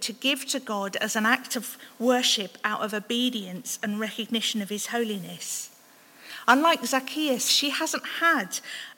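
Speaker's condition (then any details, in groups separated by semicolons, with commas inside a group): No condition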